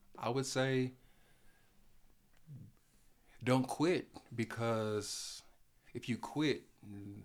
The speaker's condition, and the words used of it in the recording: Stuttering. Like there's no way of hiding how you talk as a person who, you know, who does have a speech problem.